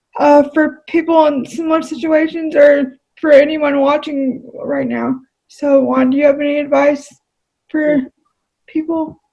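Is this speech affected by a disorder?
Yes: cerebral palsy; power wheelchair.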